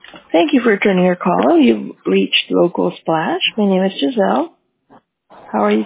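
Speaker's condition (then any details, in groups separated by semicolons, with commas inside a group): No condition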